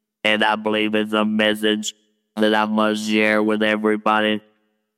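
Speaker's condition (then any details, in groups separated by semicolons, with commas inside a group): Laryngectomy; electric wand held to throat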